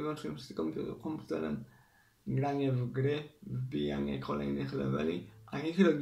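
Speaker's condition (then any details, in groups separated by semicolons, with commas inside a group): Cerebral palsy; uses wheelchair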